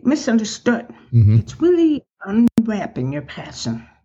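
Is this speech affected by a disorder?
Yes: profound deafness, acquired, profound; progressive hereditary hearing loss, born hearing, hard of hearing childhood, profoundly deaf teen after water-skiing fall.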